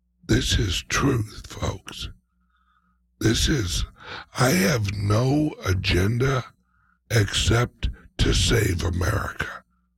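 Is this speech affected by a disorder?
Yes: speech impediment, mild; slight, occasional, worst on words beginning with b.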